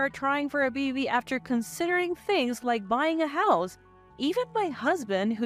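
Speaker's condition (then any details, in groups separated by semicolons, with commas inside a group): No condition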